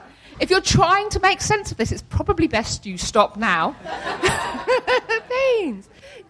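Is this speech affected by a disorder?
Yes: Tourette's syndrome; neurological condition, involuntary movements and noises (tics), support worker helps during severe episodes; tics intensify several times a day, seizure-like episodes with loss of body control; sausage, hedgehog, obscene phrases, episodes of total speech control loss.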